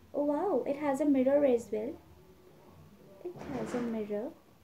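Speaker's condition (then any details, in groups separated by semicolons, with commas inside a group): No condition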